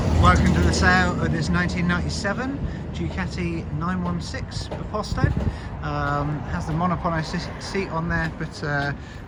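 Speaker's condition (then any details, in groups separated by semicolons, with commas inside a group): No condition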